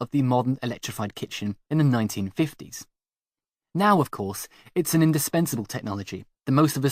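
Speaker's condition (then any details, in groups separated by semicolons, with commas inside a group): No condition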